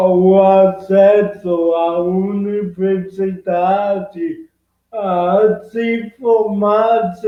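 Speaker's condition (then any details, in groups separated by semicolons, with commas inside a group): Cerebral palsy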